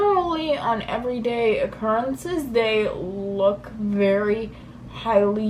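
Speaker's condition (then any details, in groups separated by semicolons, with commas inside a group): Cerebral palsy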